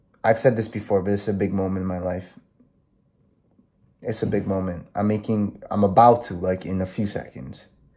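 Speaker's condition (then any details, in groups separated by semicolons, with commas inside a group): No condition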